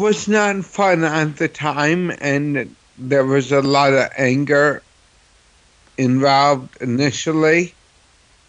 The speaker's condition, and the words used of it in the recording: Cerebral palsy. Or you know I've met guys who, you know, they'll ask me why I talk funny or why I sound different, you know, which is so silly